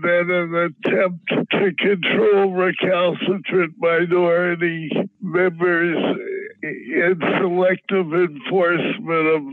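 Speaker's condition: Parkinson's disease

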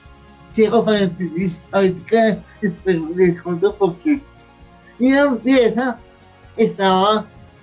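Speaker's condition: Cerebral palsy; near death as newborn

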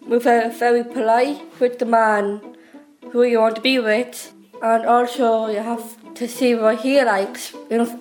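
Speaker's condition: Down syndrome; age 20

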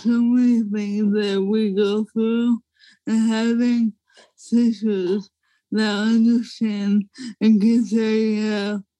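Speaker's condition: ALS; diagnosed as a young woman

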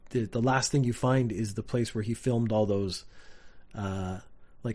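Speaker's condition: No condition

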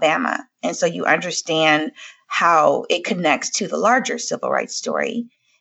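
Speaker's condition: No condition

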